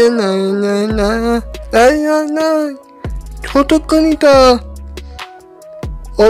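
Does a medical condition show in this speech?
Yes: cerebral palsy; brain lesion.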